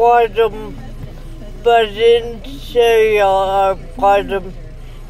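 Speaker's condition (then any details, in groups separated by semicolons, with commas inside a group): Traumatic brain injury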